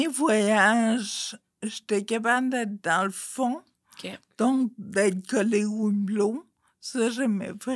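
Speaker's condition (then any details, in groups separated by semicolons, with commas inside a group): Friedreich's ataxia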